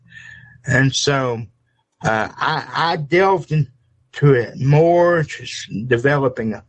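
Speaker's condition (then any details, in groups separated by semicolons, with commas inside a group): Cerebral palsy; uses electric wheelchair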